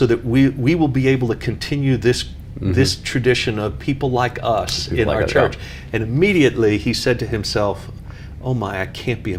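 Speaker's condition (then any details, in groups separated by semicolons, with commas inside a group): No condition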